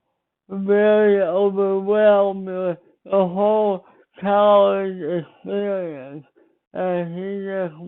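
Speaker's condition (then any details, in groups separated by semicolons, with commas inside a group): Speech impairment after birth surgery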